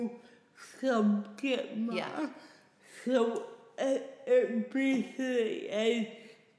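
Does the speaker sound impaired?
Yes: cerebral palsy; daily speech difficulty, hears own speech differently from listeners.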